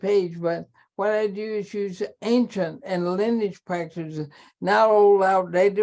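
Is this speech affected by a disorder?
Yes: ALS.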